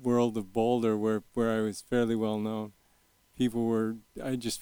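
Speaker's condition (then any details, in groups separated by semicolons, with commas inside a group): Young onset Parkinson's disease; shaky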